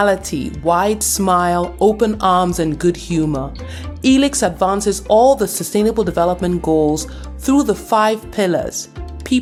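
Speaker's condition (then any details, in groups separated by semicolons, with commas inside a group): No condition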